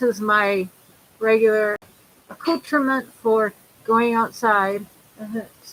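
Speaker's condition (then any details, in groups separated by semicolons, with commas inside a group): No condition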